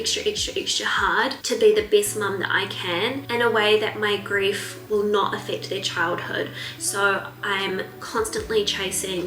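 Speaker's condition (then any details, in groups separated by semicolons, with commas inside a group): No condition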